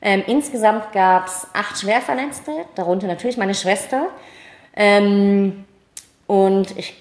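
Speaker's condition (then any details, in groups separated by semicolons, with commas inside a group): Cleft palate, mild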